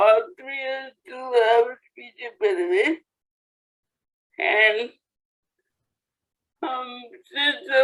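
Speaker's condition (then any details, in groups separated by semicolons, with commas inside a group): Cerebral palsy; limited hand use, works on self-feeding; speech therapy since childhood, gets out of breath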